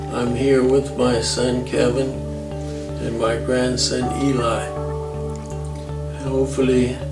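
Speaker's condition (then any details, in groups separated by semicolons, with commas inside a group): ALS; onset right hand weakness; about 1.5 years since diagnosis, cannot walk or use hands; very difficult to speak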